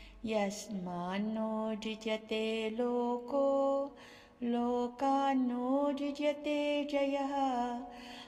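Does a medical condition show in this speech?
No.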